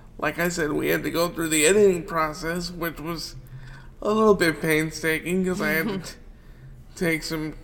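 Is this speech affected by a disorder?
Yes: cerebral palsy; wheelchair user.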